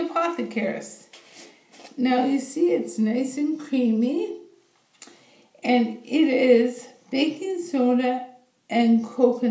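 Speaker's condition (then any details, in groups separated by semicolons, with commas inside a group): Bulbar ALS, bulbar onset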